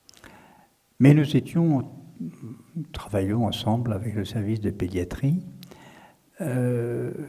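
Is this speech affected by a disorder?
No.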